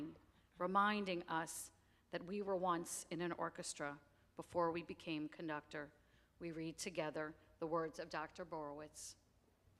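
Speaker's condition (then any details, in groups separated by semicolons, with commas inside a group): No condition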